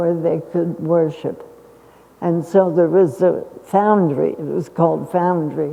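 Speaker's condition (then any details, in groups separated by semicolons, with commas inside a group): Essential tremor; more than half of life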